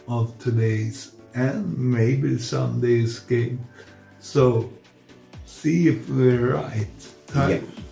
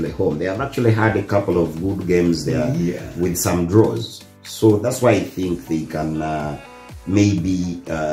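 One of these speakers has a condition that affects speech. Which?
The first: multiple sclerosis; progressive form.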